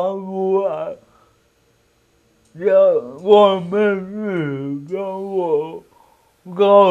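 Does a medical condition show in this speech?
Yes: cerebral palsy; speech impairment.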